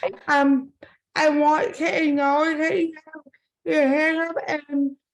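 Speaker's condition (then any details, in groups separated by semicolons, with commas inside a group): Cerebral palsy; impaired speech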